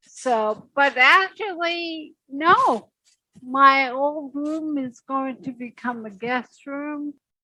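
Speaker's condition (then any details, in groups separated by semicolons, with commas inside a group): Secondary progressive multiple sclerosis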